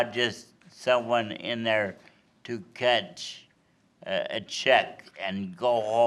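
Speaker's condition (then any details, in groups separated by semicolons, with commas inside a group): Cerebral palsy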